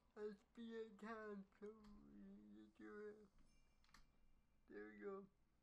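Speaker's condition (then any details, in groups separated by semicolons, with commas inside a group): Cerebral palsy; speech affected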